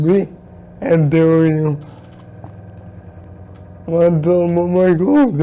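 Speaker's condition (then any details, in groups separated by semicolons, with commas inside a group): Cerebral palsy; difficult speaking, often not understood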